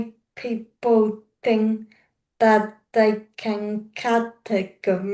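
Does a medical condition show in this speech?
Yes: cerebral palsy; slower speaking pace.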